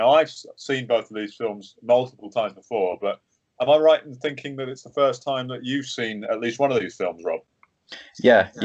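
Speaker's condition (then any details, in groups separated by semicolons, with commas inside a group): No condition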